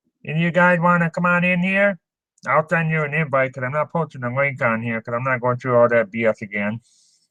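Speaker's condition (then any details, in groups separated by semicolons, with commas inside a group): No condition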